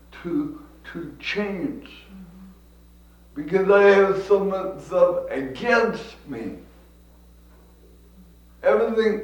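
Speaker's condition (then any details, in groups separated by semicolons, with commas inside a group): Cerebral palsy; from birth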